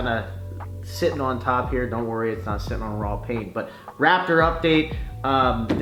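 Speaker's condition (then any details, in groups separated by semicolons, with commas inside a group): No condition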